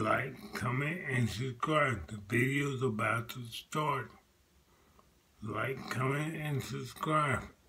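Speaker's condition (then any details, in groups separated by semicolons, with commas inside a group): Multiple sclerosis; affects left side and voice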